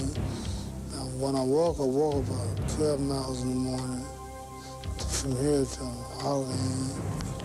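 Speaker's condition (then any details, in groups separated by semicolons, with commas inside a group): Parkinson's syndrome; no weakness, no tremor, mild; sometimes slurred speech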